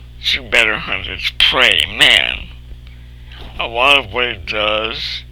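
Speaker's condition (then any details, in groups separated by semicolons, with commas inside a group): Cerebral palsy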